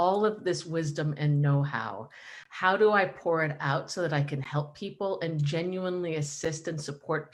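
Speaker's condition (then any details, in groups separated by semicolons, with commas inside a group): No condition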